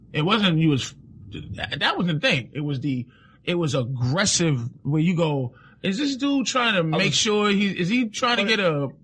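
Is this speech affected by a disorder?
No.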